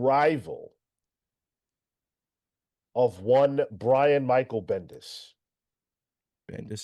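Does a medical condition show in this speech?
No.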